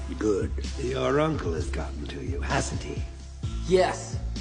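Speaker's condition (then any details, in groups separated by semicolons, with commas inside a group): No condition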